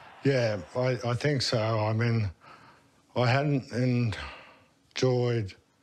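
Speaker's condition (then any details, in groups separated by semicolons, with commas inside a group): Motor neurone disease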